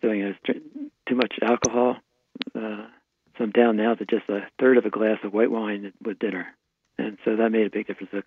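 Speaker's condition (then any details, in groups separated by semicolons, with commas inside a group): Parkinson's disease; right hand tremor at onset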